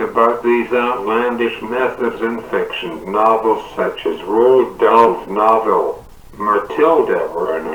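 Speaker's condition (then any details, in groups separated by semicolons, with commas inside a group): Cerebral palsy; uses wheelchair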